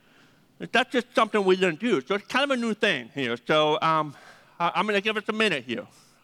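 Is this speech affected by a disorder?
Yes: deafness; 80% deaf, hard time hearing phone callers, needs names repeated several times.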